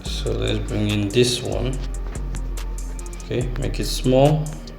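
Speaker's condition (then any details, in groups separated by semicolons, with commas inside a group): No condition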